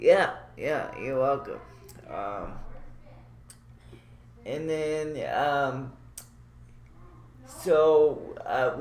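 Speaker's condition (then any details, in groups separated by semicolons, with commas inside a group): Cerebral palsy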